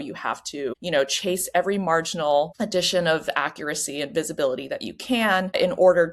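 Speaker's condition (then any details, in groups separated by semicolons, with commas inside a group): No condition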